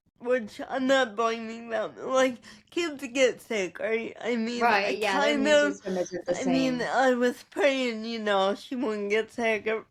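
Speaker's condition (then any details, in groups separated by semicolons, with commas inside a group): Cerebral palsy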